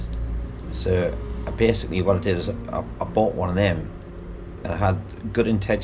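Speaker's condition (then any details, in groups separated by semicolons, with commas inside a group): No condition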